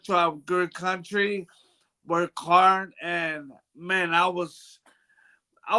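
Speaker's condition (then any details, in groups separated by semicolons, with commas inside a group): Brain bruising; speech bad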